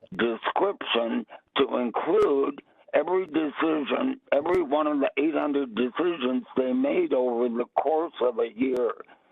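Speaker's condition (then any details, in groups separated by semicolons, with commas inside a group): Vocal cord cancer; difficulty speaking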